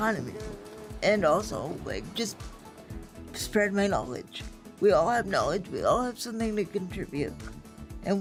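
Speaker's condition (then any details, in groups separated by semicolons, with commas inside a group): Spastic quadriplegic cerebral palsy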